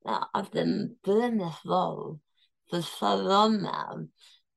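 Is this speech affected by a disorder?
Yes: tongue cancer, near-total glossectomy; stage 4 tongue cancer, near-total tongue removal, 5 millimeters left, temporary tracheostomy, immunotherapy around surgery.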